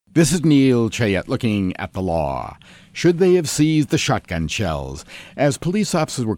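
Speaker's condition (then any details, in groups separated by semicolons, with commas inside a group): No condition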